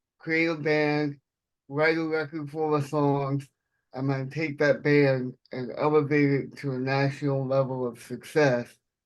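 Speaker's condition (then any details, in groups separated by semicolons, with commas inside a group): Cerebral palsy; speech affected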